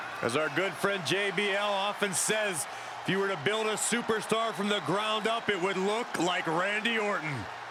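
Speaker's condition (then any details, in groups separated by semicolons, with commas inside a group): No condition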